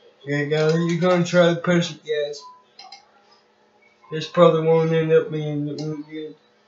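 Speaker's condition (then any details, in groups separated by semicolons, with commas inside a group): Cerebral palsy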